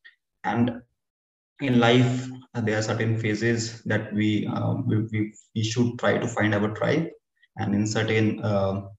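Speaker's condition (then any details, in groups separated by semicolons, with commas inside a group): Stammering; stammering since school years, self-diagnosed dyspraxia, undiagnosed learning disability, Delhi psychologist declined formal diagnosis; attended Indian Stammering Association conference young, felt free to speak unapologetically there; repeated words, prolonged sounds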